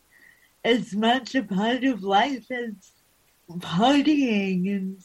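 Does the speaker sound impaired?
Yes: cerebral palsy.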